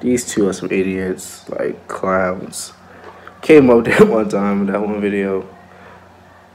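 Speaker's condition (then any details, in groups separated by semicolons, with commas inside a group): No condition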